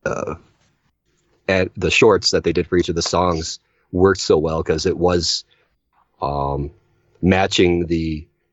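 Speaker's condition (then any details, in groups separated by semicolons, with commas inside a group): No condition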